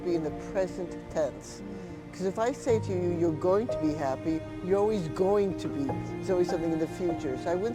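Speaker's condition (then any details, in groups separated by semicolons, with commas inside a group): No condition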